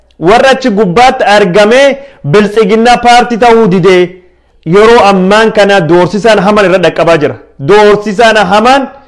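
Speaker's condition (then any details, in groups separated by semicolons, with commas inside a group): No condition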